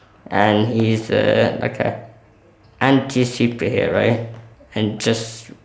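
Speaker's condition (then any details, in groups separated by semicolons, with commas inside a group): Muscular dystrophy; age 20, overnight ventilator, hoisted into bed, night feeding; needs overnight ventilated breathing support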